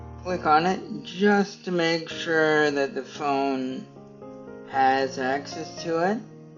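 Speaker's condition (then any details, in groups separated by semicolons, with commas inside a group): Cerebral palsy; stiff muscles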